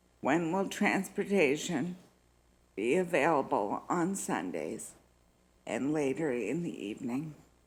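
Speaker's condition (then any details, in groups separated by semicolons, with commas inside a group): Multiple sclerosis; needs time to get voice up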